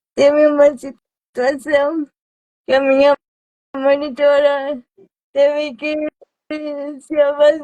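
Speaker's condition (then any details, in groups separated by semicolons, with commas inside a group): Cerebral palsy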